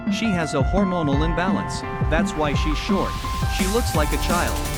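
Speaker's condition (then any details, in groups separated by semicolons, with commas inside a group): No condition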